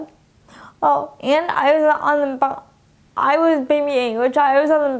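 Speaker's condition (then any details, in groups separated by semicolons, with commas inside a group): Cerebral palsy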